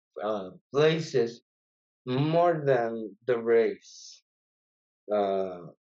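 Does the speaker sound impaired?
Yes: infantile cerebral palsy; event at cesarean birth, weakness walking, standing, walked from age three, exams in Mexico.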